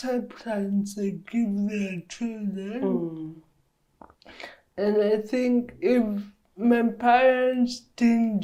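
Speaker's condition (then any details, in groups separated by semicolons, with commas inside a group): Cerebral palsy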